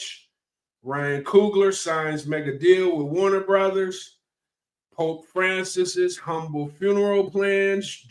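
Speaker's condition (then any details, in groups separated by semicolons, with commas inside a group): No condition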